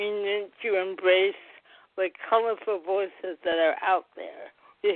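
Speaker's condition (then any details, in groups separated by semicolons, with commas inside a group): Cerebral palsy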